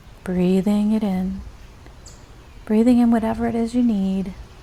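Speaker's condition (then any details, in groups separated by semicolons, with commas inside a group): No condition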